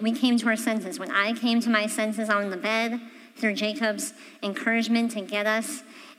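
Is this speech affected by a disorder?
Yes: cleft palate; congenital.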